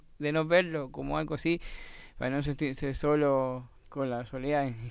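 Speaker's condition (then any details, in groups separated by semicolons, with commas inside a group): Down syndrome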